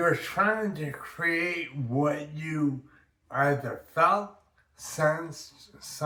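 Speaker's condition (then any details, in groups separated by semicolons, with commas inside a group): Brain injury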